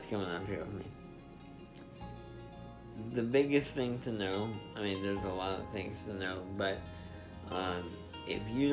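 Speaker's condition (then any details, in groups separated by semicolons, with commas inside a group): Spastic diplegia cerebral palsy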